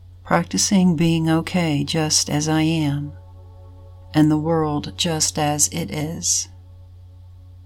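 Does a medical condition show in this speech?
No.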